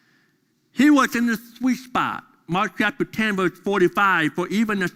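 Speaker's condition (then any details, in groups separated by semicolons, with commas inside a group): Deafness; deaf during school years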